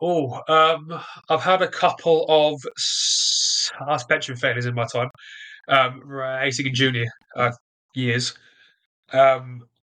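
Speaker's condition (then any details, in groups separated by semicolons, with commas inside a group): Stutter; developmental, onset early childhood, lifelong, more severe during trial, barely able to speak first six months in prison; stutters during interview, ignores disfluencies and keeps talking, media presence trained as main focus; prolonged sounds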